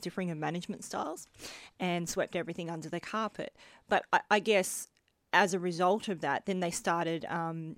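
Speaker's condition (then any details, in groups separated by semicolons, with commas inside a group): Bilateral cleft lip and palate; adult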